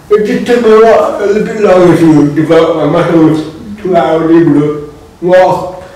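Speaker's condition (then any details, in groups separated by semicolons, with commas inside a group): Cerebral palsy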